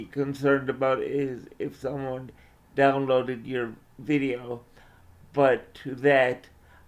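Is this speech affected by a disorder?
Yes: cerebral palsy.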